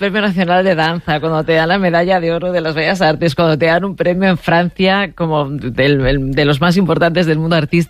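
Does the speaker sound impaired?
No.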